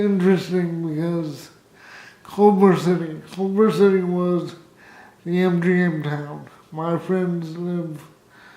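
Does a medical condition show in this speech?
Yes: cerebral palsy, severe; spastic type.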